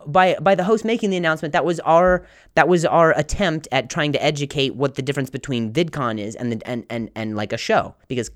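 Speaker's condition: Stutter; poor posture, crooked gait; including during stand-up; repeated sounds, repeated words

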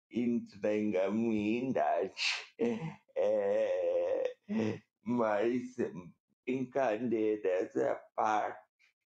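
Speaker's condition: Cerebral palsy; uneventful pregnancy

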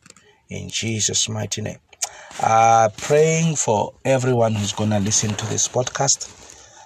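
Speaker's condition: No condition

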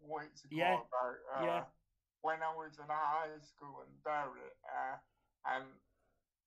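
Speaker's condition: Cerebral palsy; looks in pain

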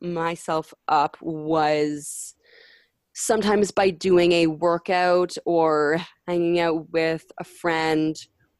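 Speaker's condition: Stuttering; stutter since childhood, mild and controllable in childhood, later worsened, individual speech therapy at 16; current speech therapy with male therapist aiming to regain childhood control, breathing and singer/actor techniques; worse with stress, anxiety and adults, less when whispering, angry, alone; prolonged sounds

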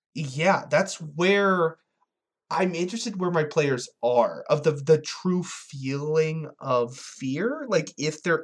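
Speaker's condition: No condition

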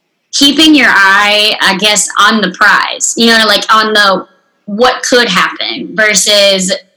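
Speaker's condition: Unilateral cleft lip and palate, severe; first surgery at 3 months

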